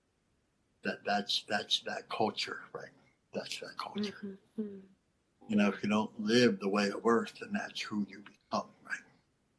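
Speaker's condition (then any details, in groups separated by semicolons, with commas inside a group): Cleft lip and palate; not fully formed at birth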